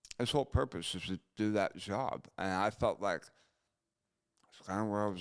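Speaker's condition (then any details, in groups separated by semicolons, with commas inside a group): Gunshot injury to chin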